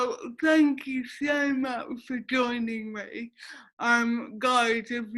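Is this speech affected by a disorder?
Yes: cerebral palsy.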